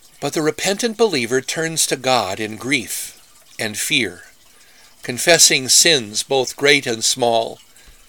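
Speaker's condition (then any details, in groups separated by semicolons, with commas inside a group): No condition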